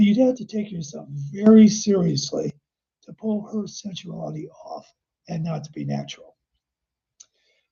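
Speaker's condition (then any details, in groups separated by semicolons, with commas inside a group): No condition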